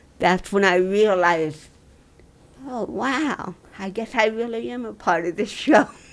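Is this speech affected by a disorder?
Yes: cerebral palsy.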